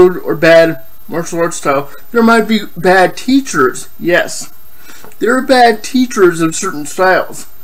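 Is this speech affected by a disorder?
Yes: cerebral palsy, spastic diplegia.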